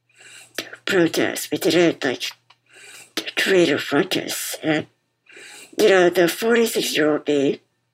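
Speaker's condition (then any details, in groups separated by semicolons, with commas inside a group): Muscular dystrophy; congenital muscular dystrophy, diagnosed as toddler, relies on others for most daily living activities; BiPAP machine audible while talking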